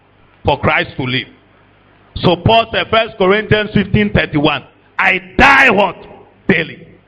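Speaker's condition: No condition

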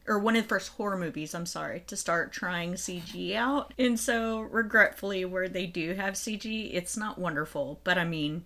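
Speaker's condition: No condition

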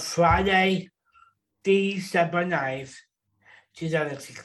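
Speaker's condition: Down syndrome; from birth, incomplete intestine, intestinal bypass surgery on day three, heart defect with two holes, congestive heart failure, open heart surgery in infancy; short simple phrases, dropped grammatical words

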